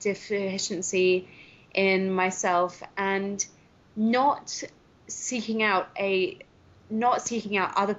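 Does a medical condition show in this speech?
Yes: stuttering; stuttering since age seven, two-week intensive therapy course about age eight, techniques abandoned, repeated at 25; many years since onset, not in therapy, uses voluntary stuttering; always stutters saying own name, later therapy did not change stutter much; here prolonged sounds.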